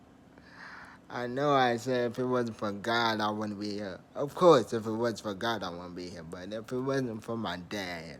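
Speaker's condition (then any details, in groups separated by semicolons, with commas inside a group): Traumatic brain injury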